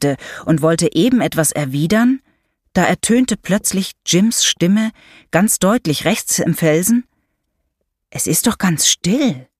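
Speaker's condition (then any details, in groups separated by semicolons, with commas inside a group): No condition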